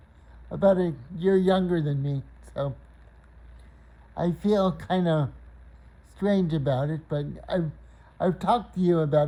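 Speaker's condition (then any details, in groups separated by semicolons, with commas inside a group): Cerebral palsy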